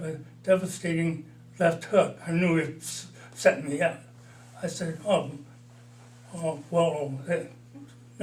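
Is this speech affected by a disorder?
Yes: Parkinson's disease; mild, about four years.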